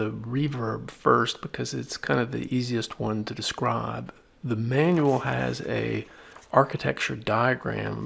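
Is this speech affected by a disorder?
No.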